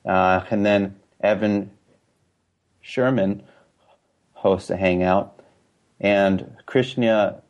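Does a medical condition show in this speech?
Yes: stuttering; formerly on receiving end of stuttering support groups, NSA local chapters; talks more freely about and advertises stuttering, less ashamed since joining Stutter Social hangouts; here blocks.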